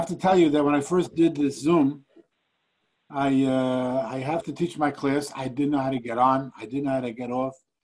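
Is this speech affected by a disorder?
No.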